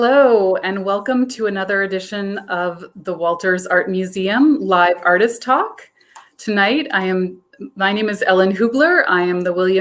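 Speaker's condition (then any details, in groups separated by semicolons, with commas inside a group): No condition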